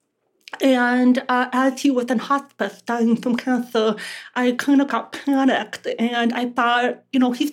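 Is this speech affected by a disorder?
Yes: deafness; relies on lip reading.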